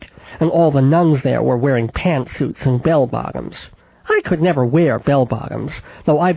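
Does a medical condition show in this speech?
Yes: cleft palate with lisp, cleft lip and palate, mild; about 39 years since infant operations.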